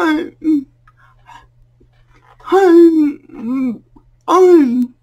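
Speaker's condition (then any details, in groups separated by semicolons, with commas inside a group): Cerebral palsy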